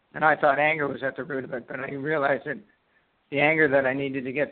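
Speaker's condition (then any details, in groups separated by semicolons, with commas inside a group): Parkinson's disease; daily walks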